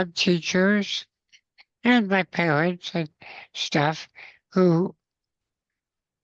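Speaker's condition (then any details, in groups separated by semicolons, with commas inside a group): Spinal muscular atrophy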